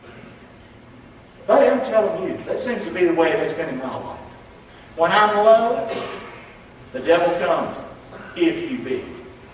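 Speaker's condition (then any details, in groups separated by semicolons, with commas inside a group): No condition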